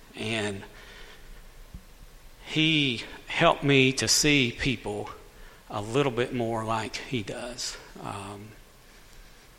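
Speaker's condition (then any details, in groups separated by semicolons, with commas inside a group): Cleft lip and palate; born with cleft lip and cleft palate, lip scar hidden by mustache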